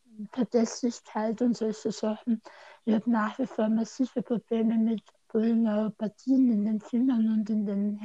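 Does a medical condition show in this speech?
Yes: tongue cancer surgery.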